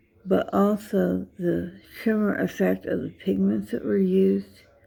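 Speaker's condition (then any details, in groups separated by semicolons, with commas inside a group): Dystonia; affects how speech sounds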